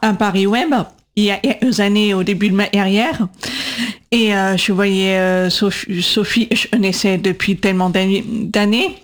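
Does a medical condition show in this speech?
Yes: deaf from birth; congenital deafness; atypical voice, speech recognition struggles to understand, 20 years speech therapy, lpc coder in class.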